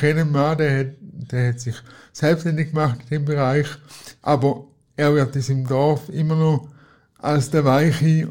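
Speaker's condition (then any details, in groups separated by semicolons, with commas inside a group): Cerebral palsy; cerebral palsy from birth, physical not cognitive, wheelchair user, moved on knees as child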